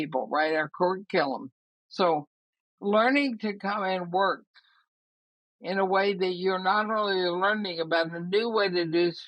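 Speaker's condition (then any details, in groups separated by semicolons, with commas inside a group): ALS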